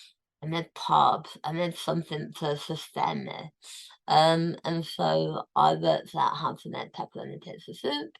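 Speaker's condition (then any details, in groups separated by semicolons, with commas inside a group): Tongue cancer, tongue removed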